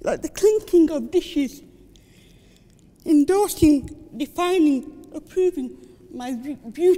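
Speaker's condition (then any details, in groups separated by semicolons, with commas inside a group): Cerebral palsy; from birth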